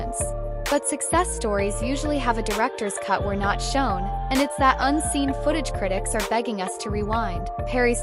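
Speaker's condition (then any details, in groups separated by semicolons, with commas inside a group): No condition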